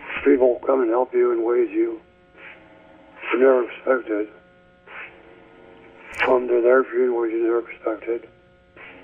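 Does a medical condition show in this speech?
Yes: ALS; speech getting worse.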